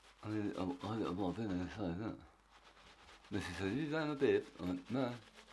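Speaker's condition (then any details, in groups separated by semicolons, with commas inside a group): Tongue cancer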